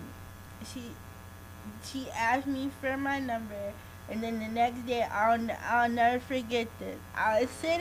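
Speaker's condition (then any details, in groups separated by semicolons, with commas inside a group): Cerebral palsy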